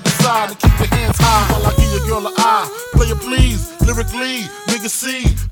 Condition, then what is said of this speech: None; typical speech.